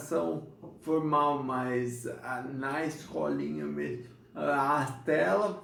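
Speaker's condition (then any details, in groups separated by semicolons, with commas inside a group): Multiple sclerosis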